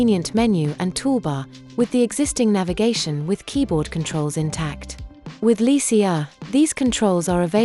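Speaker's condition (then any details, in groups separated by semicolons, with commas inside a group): No condition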